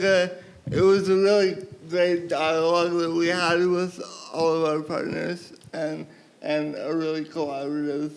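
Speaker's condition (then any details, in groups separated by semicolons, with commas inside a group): Cerebral palsy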